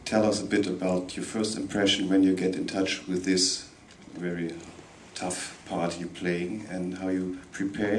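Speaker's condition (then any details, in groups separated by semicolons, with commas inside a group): No condition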